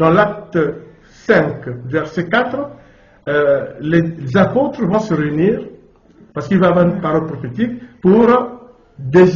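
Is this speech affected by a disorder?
No.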